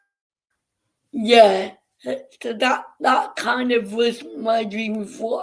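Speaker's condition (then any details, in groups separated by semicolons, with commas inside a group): Cerebral palsy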